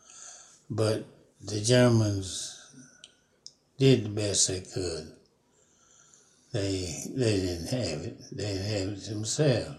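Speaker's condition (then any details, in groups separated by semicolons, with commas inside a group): Parkinson's; about 5 years since onset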